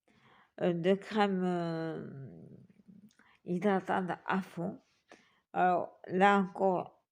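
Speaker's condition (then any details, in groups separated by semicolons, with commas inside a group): Multiple sclerosis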